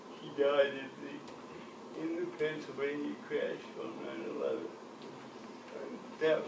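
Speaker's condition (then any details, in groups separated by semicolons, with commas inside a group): Cerebral palsy; from birth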